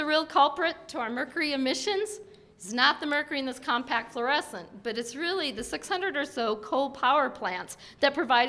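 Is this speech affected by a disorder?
No.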